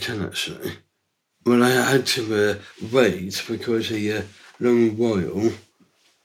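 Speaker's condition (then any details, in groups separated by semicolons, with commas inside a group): Down syndrome; three copies of chromosome 21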